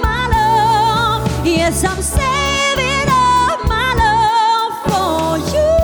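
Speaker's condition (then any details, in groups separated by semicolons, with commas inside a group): No condition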